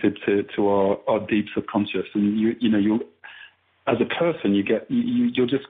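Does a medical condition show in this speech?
No.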